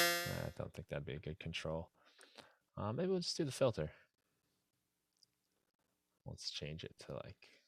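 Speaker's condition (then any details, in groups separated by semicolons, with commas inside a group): No condition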